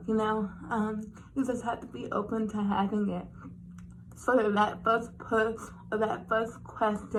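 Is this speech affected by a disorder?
Yes: cerebral palsy; since birth.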